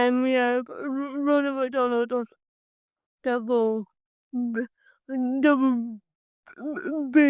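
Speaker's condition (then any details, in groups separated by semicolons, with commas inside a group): Cerebral palsy; from birth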